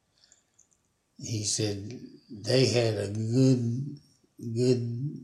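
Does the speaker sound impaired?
Yes: Parkinson's disease; fallen 19 times in yard.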